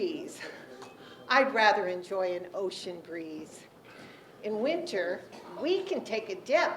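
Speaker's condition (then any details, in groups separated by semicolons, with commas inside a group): No condition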